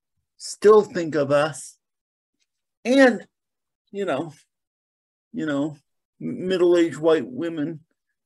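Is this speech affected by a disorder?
Yes: cerebral palsy; mainly lower limbs affected.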